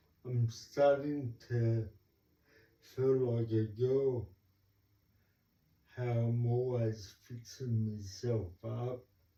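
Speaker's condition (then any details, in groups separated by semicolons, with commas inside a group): Cerebral palsy; talks slowly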